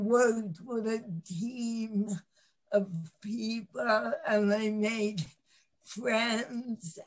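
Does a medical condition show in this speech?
Yes: cerebral palsy; lifelong.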